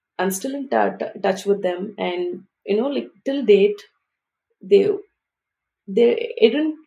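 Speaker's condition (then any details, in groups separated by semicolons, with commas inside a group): Stuttering; stuttering since about age 3, grew up in India speaking Telugu, English and Hindi; variable, some days fluent even in stand-up meetings, other days hard to get words out; blocks and pauses, hard syllables and phonics trigger blocks, nervous in groups; repeated sounds, blocks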